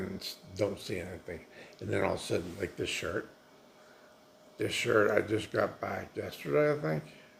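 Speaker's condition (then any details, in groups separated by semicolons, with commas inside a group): Multiple sclerosis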